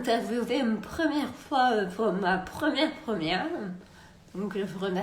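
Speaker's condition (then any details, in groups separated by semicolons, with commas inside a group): Multiple sclerosis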